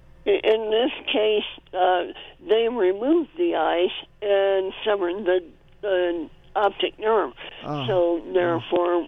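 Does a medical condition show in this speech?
Yes: cleft palate; congenital cleft palate, needed spoon feeding in early childhood; in early childhood had to be fed with a spoon.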